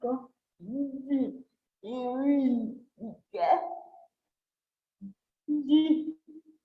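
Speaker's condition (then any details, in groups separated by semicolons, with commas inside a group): Cerebral palsy; since birth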